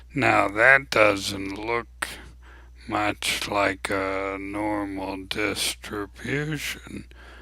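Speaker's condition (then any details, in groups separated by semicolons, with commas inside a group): ALS; abnormally slow voice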